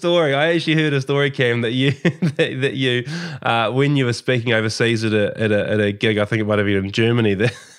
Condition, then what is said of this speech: No condition.